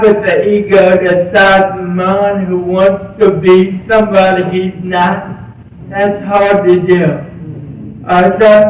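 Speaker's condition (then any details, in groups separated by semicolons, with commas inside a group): Cerebral palsy; present from birth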